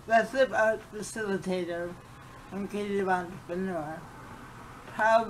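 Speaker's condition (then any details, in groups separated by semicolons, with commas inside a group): Cerebral palsy; mainly affects speech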